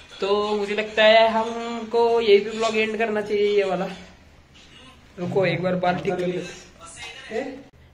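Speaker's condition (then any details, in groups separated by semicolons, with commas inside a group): No condition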